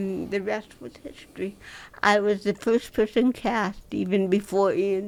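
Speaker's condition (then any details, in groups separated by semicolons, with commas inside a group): Cerebral palsy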